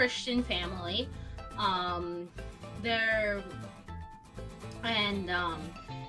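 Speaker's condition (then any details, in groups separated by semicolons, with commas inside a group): No condition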